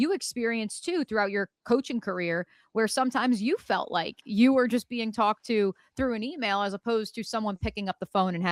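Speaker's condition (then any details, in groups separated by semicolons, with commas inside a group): No condition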